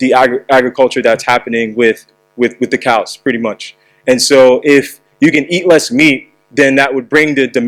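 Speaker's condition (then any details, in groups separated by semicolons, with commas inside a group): No condition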